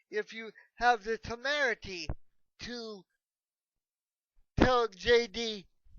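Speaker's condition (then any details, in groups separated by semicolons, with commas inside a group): Cerebral palsy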